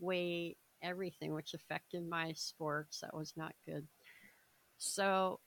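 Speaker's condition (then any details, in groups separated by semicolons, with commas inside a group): Cleft palate, severe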